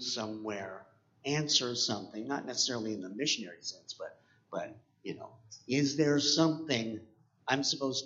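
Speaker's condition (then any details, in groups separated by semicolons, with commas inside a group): Cleft palate; congenital cleft palate, many painful oral surgeries from 3 months to 16 years, 10 years braces; 7 years of speech therapy, oral appliance once worn to help speak properly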